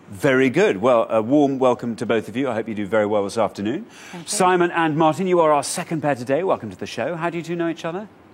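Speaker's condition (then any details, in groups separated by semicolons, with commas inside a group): No condition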